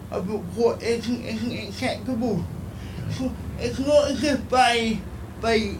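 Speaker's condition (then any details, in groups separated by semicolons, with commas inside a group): Cerebral palsy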